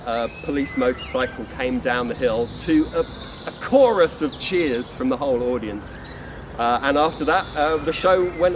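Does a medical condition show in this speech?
No.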